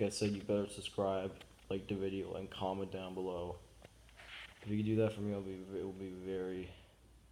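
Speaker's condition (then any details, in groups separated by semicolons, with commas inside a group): No condition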